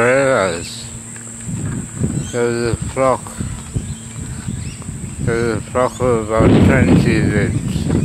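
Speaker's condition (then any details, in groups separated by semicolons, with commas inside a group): Drug-induced slurred speech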